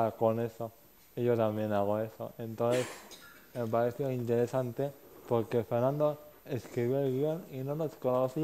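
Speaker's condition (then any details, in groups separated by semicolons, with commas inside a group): Cerebral palsy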